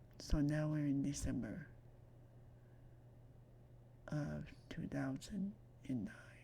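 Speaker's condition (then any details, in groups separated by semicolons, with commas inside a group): Myasthenia gravis; major emergency surgery, no cure; lungs collapsed while hospitalized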